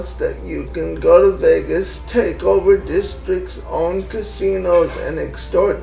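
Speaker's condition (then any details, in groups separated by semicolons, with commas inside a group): Cerebral palsy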